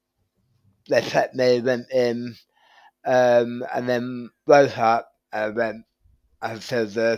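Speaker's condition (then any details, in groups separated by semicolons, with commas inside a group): Tongue cancer surgery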